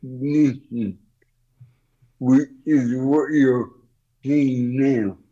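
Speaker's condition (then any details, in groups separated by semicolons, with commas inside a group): Cerebral palsy; lifelong, speech always this way, many years of speech therapy to gain confidence; uses VoiceIt tool for non-standard speech to help communicate; hard for others to understand, understood by friends and family, Alexa and Siri fail to understand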